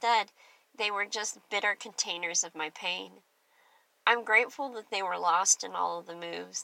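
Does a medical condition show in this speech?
Yes: cleft lip and palate; congenital, past surgeries, wears hearing aids; age 41, no further surgery needed at present, still some days of pain; clear speech.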